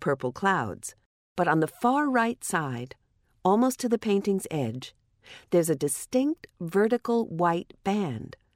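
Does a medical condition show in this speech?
No.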